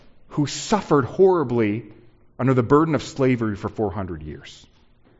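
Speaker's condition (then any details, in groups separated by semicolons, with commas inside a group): No condition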